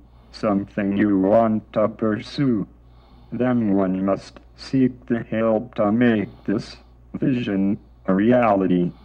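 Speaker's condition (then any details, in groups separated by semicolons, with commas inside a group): Traumatic brain injury; injury at age 10; over 30 years since injury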